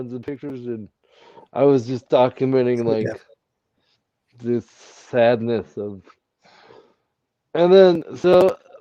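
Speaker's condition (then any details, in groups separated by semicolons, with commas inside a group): Cerebral palsy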